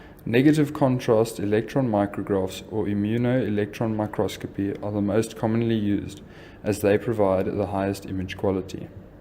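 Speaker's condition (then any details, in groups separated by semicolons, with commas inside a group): No condition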